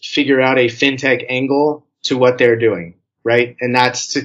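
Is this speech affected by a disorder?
No.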